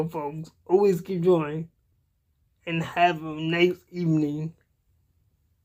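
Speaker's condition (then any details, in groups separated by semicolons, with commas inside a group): Cerebral palsy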